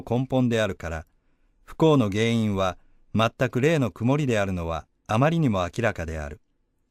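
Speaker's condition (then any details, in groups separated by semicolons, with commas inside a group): No condition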